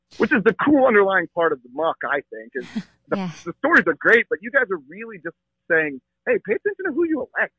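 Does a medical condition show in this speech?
No.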